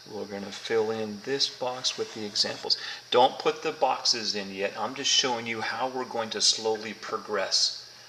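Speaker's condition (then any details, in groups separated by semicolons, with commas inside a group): No condition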